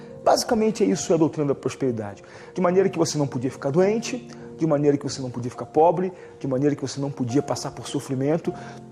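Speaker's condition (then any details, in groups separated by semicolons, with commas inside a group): No condition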